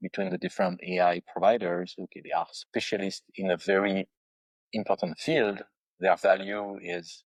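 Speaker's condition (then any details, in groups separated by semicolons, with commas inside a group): No condition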